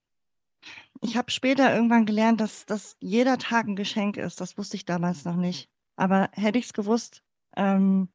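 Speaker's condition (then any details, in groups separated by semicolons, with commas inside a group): Cleft palate; mother's fingers closed palate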